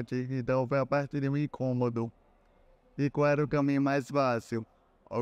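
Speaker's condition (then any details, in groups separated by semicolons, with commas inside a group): Cerebral palsy; relearned talking after onset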